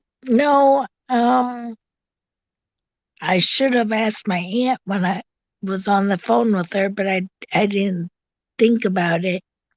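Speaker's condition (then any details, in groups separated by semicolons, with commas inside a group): Cerebral palsy; tracheotomy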